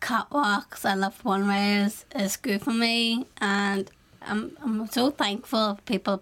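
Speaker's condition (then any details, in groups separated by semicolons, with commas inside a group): Down syndrome; congenital, born with Down syndrome; age 19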